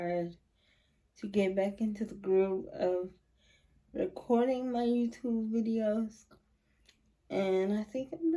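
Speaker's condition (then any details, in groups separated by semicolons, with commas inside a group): Cerebral palsy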